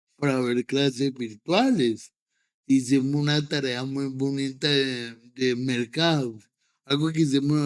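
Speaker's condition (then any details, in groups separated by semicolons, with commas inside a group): Cerebral palsy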